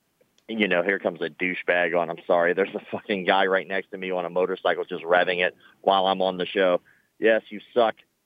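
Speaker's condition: Cleft lip and palate; many surgeries as a child

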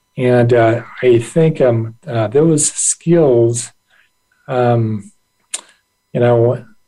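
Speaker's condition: Aphasia after stroke; rather severe stroke at 28 as first-year resident, impaired dominant right hand; initially no spoken or written language, relearned speech through therapy, still struggles a little forming words

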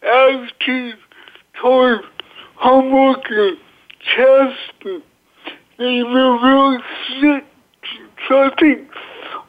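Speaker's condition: Cerebral palsy

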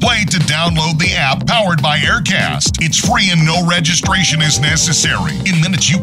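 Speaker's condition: No condition

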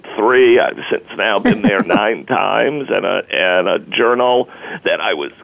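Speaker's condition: Spasmodic dysphonia; sudden onset

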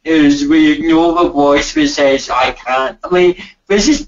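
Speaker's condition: Cerebral palsy; doctors predicted most likely unable to walk or talk

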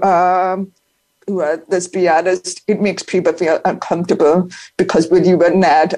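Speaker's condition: Profound deafness; learned to talk through speech therapy, unfamiliar speech pattern, sometimes not understood, must repeat herself

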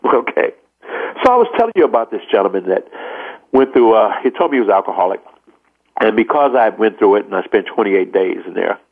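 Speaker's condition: No condition

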